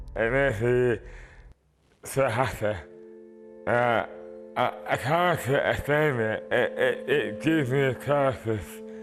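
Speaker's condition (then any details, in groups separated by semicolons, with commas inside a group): Dystonia; spasms and contractions; slurred disoriented speech, difficulty eating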